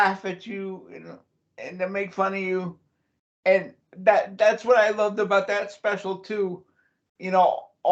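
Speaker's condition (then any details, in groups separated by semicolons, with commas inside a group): Cerebral palsy; since childhood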